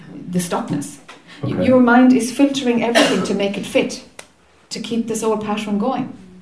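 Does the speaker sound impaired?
No.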